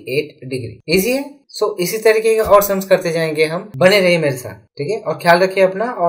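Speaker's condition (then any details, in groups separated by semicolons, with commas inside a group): No condition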